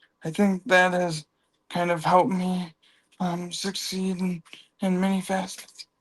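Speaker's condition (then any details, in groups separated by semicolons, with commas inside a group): Cerebral palsy; from birth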